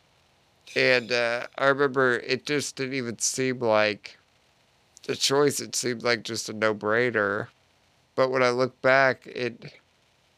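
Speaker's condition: Duchenne muscular dystrophy

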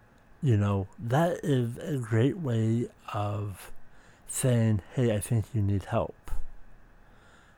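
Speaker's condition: Speech impediment

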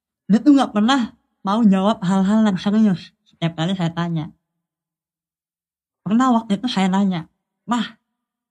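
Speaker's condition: Cleft lip (sumbing); speech unclear by own account

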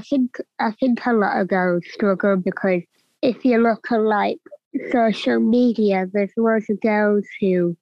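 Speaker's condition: Cleft palate; congenital

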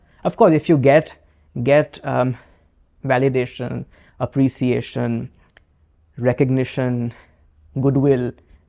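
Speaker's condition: Stammer; stammer since childhood, very quiet growing up; still stammers; repeated words, prolonged sounds

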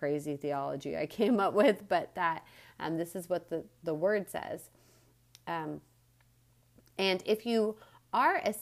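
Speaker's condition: No condition

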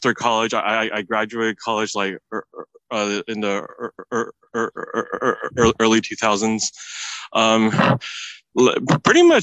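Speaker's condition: Stuttering; stuttering since at least high school; repeated words, prolonged sounds

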